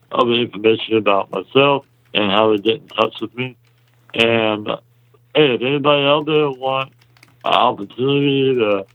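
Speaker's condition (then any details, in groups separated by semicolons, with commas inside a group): Muscular dystrophy; congenital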